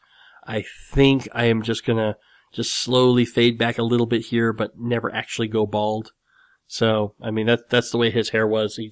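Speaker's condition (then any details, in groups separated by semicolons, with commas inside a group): Cleft lip and palate; nose still slightly crooked, large dent in skull at graft site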